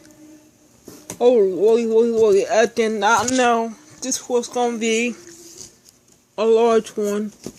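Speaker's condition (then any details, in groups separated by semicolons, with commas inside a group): Speech impairment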